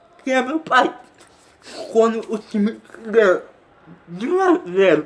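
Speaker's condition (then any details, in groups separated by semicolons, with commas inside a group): Cerebral palsy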